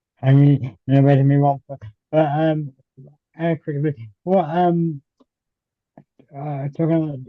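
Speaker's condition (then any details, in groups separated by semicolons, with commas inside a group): Cerebral palsy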